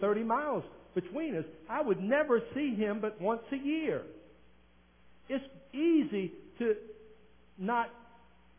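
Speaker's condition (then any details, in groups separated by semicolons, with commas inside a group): No condition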